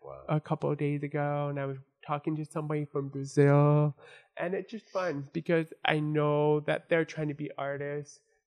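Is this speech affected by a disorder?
Yes: born deaf; congenital deafness from birth.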